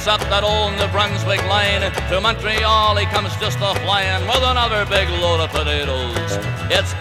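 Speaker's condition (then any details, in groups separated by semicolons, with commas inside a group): No condition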